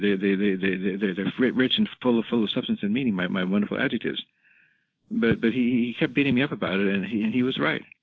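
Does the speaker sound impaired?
Yes: Parkinson's disease; rigidity-predominant form, never had tremors, gait mainly affected, diagnosed by neurologist, confirmed by drug response.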